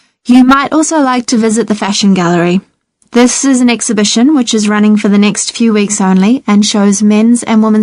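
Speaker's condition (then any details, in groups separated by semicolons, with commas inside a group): No condition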